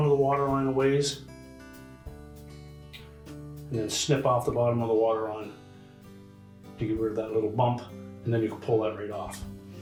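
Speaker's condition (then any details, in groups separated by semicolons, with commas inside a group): No condition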